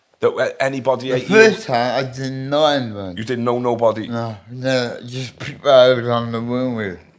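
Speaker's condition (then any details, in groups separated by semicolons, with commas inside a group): Medication-induced speech impediment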